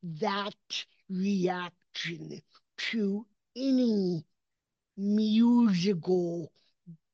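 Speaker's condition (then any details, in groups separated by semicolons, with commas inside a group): Cerebral palsy; developmental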